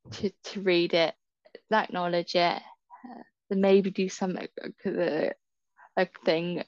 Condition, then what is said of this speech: Stuttering. They'd have no idea I had a stammer until I opened my mouth.